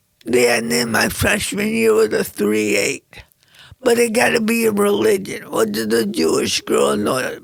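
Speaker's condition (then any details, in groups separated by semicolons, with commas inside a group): Cerebral palsy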